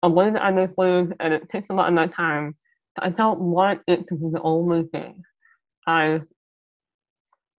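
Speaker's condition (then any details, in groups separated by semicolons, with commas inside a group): Muscular dystrophy; power wheelchair user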